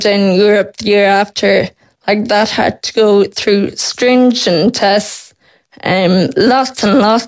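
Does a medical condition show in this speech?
Yes: Friedreich's ataxia; symptoms late primary school, diagnosed 12 by professor King, Temple Street, three scoliosis spinal surgeries; age 28, fully wheelchair reliant, mild cardiomyopathy, fatigue, nightly burning foot nerve pain, Skyclarys not reimbursed; speech expected to disappear, synthetic voice expected, swallow worsening toward thickeners, breathing may need ventilator.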